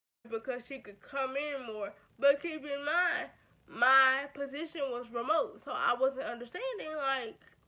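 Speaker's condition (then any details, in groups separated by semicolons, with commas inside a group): Cerebral palsy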